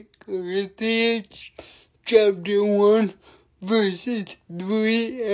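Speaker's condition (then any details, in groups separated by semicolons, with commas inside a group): Cerebral palsy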